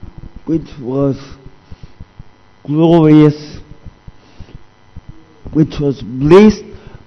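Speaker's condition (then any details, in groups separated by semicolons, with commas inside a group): Cerebral palsy; discovered at age 2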